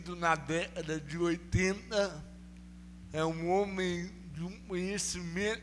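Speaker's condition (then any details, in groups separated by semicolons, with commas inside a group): Cerebral palsy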